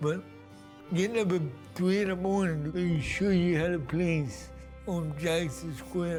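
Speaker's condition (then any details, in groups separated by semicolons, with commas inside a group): Cerebral palsy; present since birth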